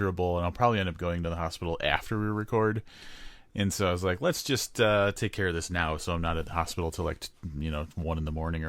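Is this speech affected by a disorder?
No.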